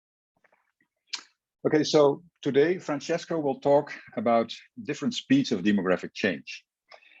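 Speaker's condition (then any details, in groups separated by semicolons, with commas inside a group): No condition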